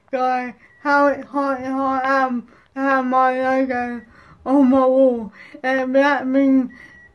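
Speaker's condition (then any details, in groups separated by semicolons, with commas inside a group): Cerebral palsy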